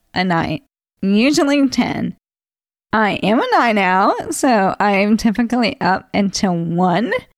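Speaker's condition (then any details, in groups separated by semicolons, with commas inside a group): ALS; voice changing and declining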